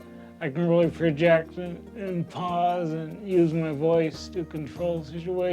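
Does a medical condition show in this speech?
Yes: ataxia; affects balance, coordination, speech; loss of speech.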